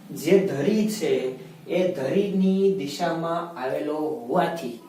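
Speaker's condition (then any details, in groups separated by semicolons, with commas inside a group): No condition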